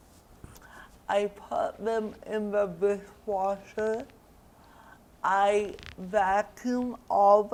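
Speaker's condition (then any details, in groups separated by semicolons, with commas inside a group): Cerebral palsy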